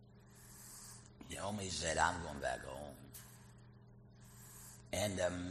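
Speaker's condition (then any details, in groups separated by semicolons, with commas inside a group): Laryngectomy; total laryngectomy after cancer recurrence, voice prosthesis, prior radiation and chemotherapy, liquid diet during treatment; speaking and preaching through voice prosthesis; artificial voice via prosthesis, like a kazoo, earlier could barely whisper, voice much better now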